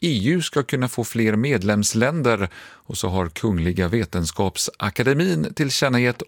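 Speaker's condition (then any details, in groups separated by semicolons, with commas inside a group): No condition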